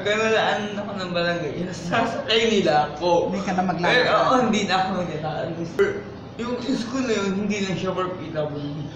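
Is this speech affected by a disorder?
Yes: mild cerebral palsy; mild, affects movement and hands.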